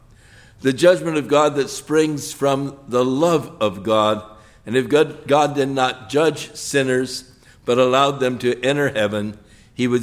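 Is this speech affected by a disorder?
No.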